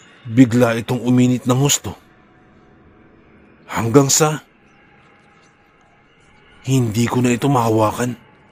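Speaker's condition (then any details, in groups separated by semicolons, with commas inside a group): No condition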